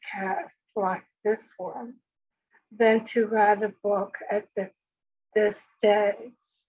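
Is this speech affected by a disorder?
Yes: speech impediment; speech impediment after stroke; possibly a bit slower than before, needs extra time to speak.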